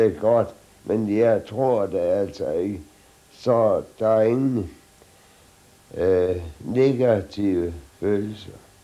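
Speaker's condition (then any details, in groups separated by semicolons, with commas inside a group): ALS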